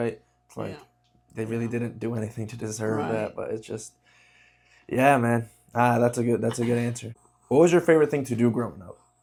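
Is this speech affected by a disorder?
No.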